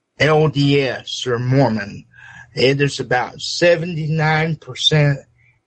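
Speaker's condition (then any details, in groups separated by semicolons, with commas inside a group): Cerebral palsy; uses electric wheelchair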